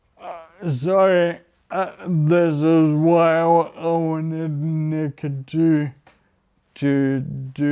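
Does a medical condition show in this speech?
Yes: Friedreich's ataxia.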